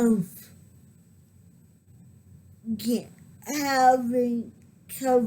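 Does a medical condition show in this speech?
Yes: cerebral palsy.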